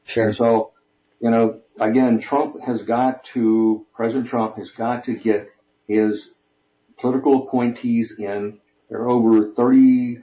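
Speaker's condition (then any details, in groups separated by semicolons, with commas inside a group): No condition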